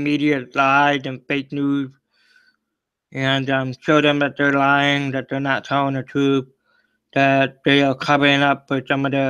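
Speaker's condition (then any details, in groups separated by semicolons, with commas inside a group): Cerebral palsy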